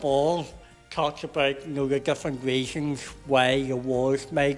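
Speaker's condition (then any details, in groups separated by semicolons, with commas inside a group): Cleft palate and cleft lip; congenital, many operations in early years, childhood speech therapy; consultants predicted never able to speak in front of people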